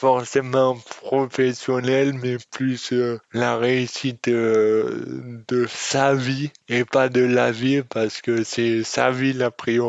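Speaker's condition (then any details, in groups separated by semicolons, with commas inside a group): Dystonia; speech disorder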